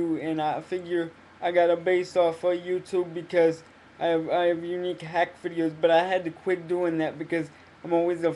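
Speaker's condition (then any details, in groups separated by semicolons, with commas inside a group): Cerebral palsy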